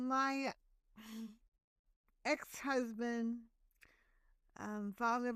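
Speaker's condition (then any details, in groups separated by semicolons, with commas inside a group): Hemiplegic cerebral palsy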